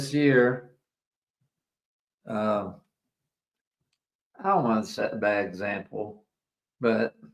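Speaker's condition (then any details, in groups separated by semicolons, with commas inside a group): ALS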